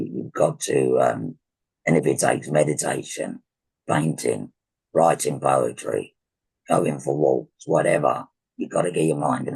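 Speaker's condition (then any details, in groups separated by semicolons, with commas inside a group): Laryngectomy for laryngeal cancer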